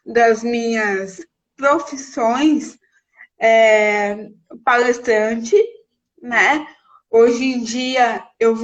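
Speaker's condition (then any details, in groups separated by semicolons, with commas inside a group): Cerebral palsy; from birth, premature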